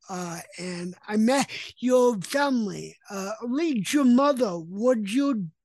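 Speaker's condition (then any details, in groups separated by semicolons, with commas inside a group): Cerebral palsy; no lived experience of the physical side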